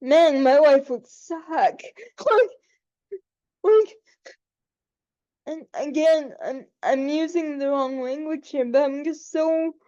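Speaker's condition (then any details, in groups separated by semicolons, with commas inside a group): Cerebral palsy; quadriplegic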